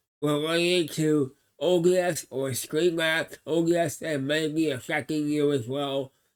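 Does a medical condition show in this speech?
Yes: cerebral palsy.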